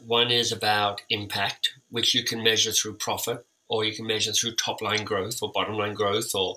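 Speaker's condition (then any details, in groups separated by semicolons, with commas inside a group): Cleft lip and palate; time with an orthodontist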